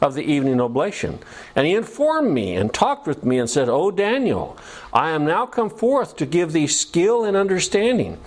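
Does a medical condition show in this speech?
No.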